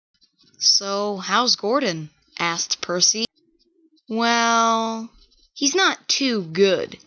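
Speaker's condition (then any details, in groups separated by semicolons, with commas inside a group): No condition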